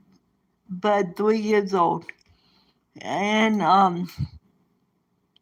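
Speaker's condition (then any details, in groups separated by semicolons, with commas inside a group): Cerebral palsy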